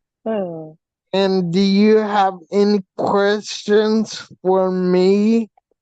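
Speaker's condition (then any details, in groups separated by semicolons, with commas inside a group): Facial paralysis from hydrocephalus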